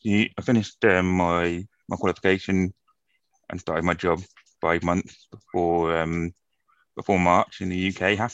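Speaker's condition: Profound deafness, acquired from meningitis

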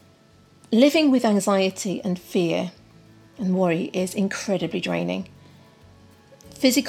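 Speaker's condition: No condition

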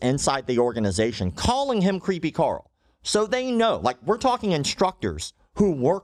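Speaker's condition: Cleft lip and palate

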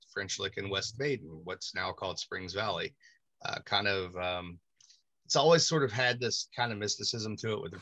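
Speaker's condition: No condition

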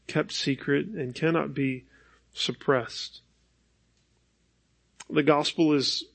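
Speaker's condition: No condition

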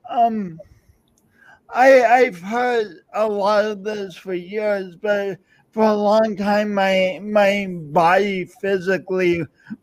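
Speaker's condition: Speech impediment; since birth, born a few weeks early

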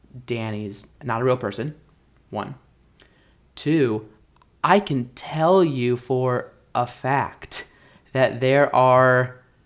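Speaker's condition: Stuttering; not caused by nervousness; pauses searching for a word; varies with excitement, worse when hurt, stuttered on tour stage, stuttered a lot in Grease audition; prolonged sounds

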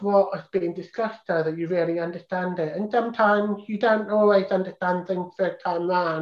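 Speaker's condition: Profound deafness; congenital

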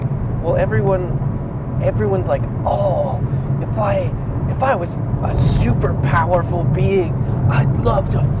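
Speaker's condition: No condition

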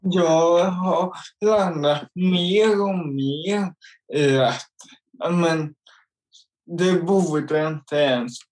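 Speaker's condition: Cerebral palsy; motor skills and balance affected

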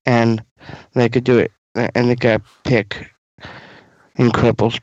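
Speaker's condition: Down syndrome

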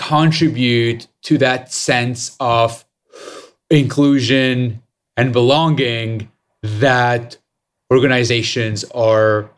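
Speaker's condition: Stutter; lifelong stutter, born with pretty severe stutter, avoided speaking for more than 25 years; has a stutter, stutters in six languages, gives talks and stand-up comedy; can sing without stuttering; prolonged sounds

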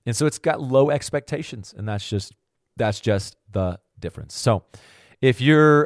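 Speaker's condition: No condition

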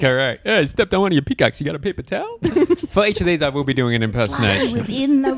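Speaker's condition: No condition

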